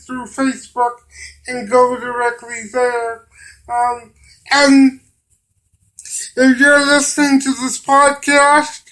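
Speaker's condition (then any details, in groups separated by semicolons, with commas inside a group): Cerebral palsy; limited use of the hands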